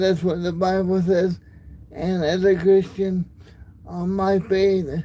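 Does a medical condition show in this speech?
Yes: cerebral palsy.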